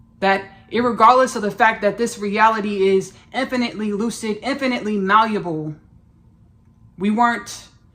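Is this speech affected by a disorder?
No.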